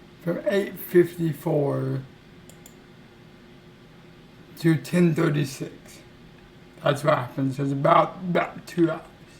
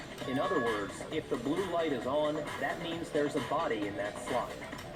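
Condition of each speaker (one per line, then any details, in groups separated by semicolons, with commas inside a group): Cerebral palsy; affects legs
No condition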